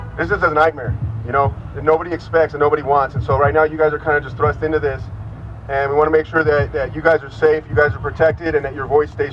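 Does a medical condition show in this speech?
No.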